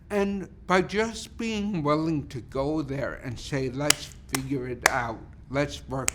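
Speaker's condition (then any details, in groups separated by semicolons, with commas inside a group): Cerebral palsy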